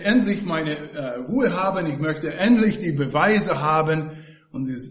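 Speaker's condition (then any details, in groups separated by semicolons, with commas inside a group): No condition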